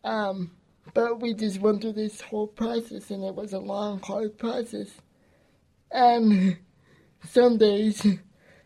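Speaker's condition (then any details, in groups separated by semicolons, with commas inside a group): Cerebral palsy; gentle, calm, strong voice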